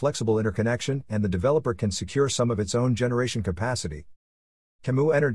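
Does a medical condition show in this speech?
No.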